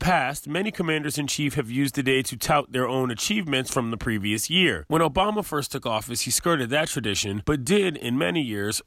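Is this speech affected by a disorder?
No.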